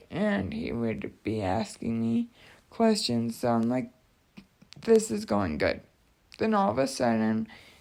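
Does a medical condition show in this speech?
Yes: cerebral palsy.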